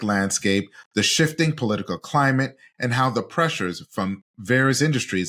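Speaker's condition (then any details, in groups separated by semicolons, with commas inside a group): No condition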